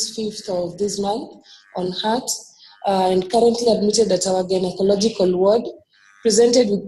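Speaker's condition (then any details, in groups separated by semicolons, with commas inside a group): No condition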